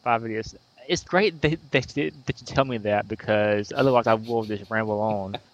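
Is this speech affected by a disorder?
Yes: stuttering; individual and group speech therapy, University of Alabama speech department linked; advertising stuttering to clients for several months, also disclosing at church; blocks when rushing in, less stuttering when discussing stuttering, stops and takes deep breath; here repeated sounds, repeated words.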